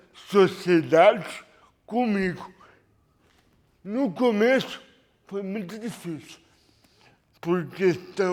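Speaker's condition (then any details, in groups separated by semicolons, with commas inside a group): Cerebral palsy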